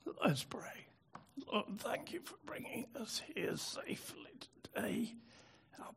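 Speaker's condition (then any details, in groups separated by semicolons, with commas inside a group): Spasmodic dystonia; brain disorder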